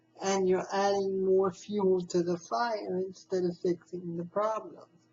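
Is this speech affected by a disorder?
Yes: spastic cerebral palsy.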